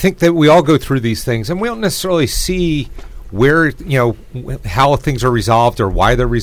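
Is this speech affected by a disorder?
No.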